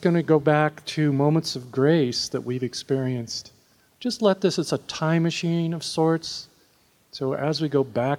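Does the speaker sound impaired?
No.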